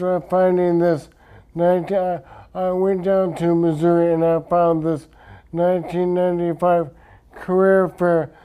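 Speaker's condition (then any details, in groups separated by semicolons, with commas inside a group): Traumatic brain injury; speech affected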